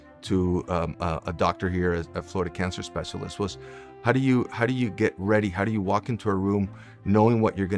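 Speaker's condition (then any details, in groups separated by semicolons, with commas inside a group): No condition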